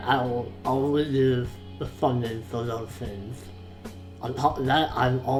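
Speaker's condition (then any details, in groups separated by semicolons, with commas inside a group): Facial palsy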